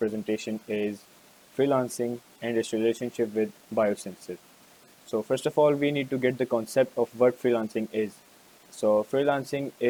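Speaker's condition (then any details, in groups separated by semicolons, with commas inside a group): No condition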